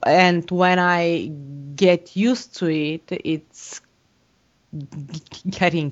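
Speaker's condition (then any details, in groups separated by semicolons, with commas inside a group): Stuttering; past speech language therapist, Toastmasters-style stuttering self-help group, speeches recorded on camera; worse in public speaking, interviews, stress, foreign languages like English, Norwegian, processing meaning; little with colleagues; blocks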